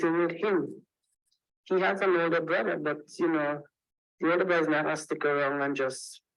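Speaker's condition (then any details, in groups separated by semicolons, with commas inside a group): No condition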